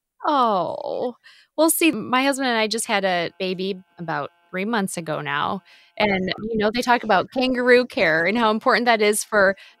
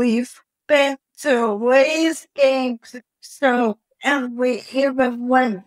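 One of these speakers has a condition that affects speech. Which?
The second: cerebral palsy; brain bleed, premature birth, uses wheelchair, atypical speech brain area; no speech at 2.5 years, skipped babbling, speech therapy.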